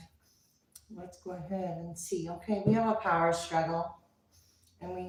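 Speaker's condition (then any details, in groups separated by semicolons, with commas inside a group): No condition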